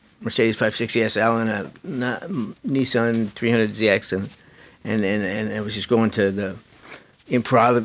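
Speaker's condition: Parkinson's disease; young onset

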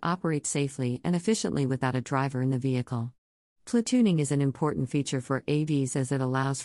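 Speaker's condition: No condition

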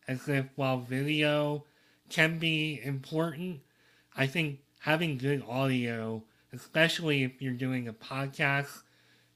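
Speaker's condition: Cleft lip and palate

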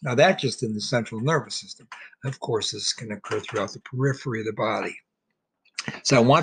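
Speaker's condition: No condition

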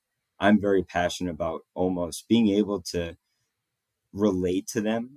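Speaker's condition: No condition

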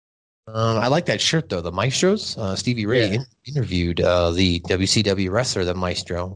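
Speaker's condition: No condition

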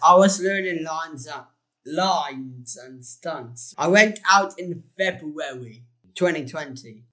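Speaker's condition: Down syndrome

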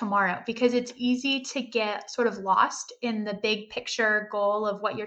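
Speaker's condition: No condition

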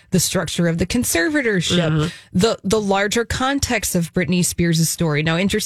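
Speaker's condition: No condition

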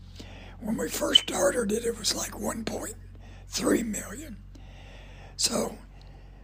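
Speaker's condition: Voice damage from cancer; raspy voice

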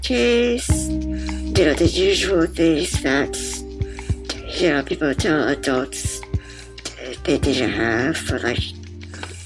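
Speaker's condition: Muscular dystrophy; wears bipap machine to help breathing

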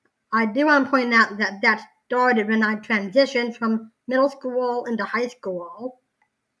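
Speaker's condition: Down syndrome

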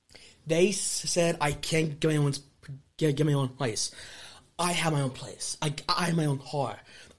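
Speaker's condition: Stutter; stutter since childhood, speech therapist in school; still has a stutter; no stuttering when performing in wrestling ring; repeated sounds, prolonged sounds

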